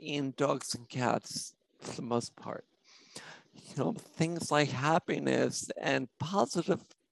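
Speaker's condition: Spinocerebellar ataxia; genetic cause, puzzled doctors for almost 40 years before diagnosis

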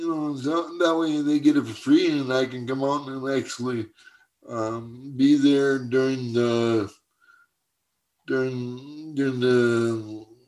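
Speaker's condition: Cerebral palsy; uses wheelchair for mobility

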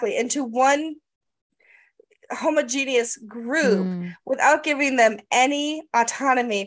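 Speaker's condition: No condition

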